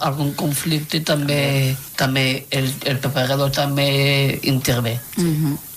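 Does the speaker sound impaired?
Yes: Down syndrome; three copies of chromosome 21.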